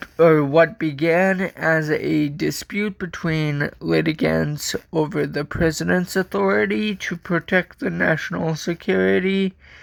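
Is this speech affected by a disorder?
Yes: cerebral palsy.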